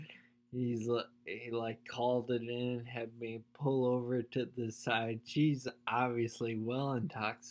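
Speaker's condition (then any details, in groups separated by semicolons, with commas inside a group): Spinocerebellar ataxia; progressing, balance requires conscious thought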